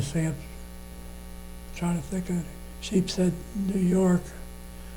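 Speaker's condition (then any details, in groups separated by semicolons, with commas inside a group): Parkinson's disease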